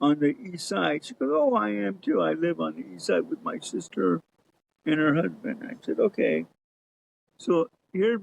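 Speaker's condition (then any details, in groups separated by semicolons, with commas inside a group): Cerebral palsy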